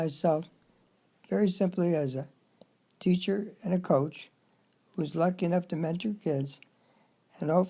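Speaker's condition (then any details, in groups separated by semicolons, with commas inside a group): Amyotrophic lateral sclerosis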